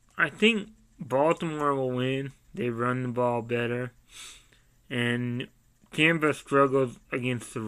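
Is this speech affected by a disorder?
Yes: cerebral palsy.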